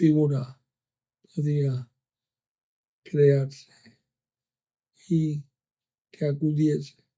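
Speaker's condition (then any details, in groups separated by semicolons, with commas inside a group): ALS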